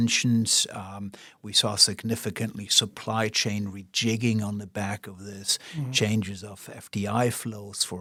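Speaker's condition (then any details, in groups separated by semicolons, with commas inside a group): No condition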